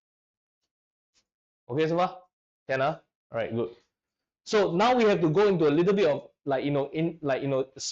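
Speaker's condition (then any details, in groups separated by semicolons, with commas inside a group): No condition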